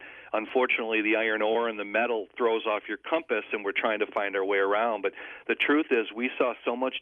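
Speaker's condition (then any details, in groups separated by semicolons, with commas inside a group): No condition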